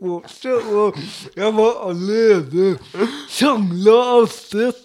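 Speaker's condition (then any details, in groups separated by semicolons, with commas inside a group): Cerebral palsy; speech difficulties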